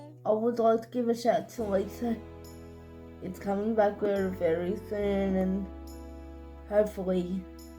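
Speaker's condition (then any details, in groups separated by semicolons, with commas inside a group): Cerebral palsy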